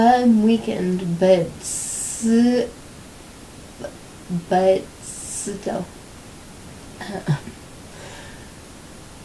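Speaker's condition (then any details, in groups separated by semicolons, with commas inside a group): Cerebral palsy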